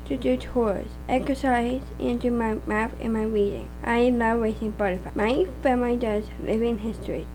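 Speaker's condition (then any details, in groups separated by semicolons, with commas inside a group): Down syndrome; diagnosed after birth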